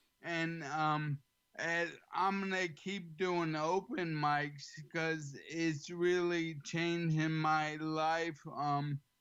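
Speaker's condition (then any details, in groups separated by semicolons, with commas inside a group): ALS; slightly slurred, has to slow down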